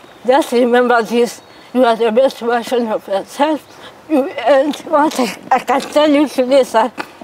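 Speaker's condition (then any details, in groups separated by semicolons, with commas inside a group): Cerebral palsy; from birth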